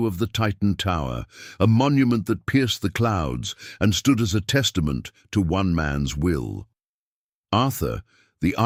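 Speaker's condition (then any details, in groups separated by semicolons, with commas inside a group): No condition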